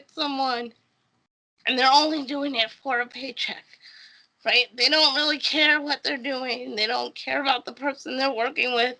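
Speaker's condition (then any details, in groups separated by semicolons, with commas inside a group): Cerebral palsy; speech therapy in childhood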